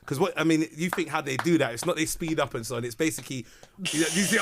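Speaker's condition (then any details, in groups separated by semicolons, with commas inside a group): No condition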